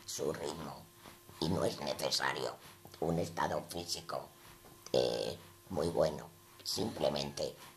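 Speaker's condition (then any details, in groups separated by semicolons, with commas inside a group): Total laryngectomy; larynx removed, laryngeal cancer; fluent esophageal voice, upper esophagus and cricopharyngeal muscle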